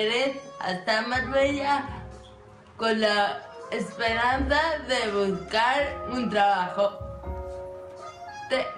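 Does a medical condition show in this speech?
Yes: cerebral palsy from birth; present from birth.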